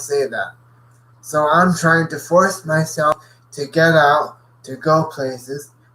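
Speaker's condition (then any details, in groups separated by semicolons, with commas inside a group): Cerebral palsy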